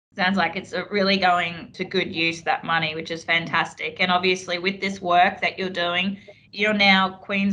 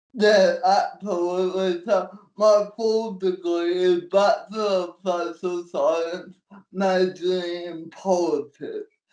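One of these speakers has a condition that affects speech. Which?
The second: cerebral palsy; since birth, physical disability only, manual wheelchair; 24 years old.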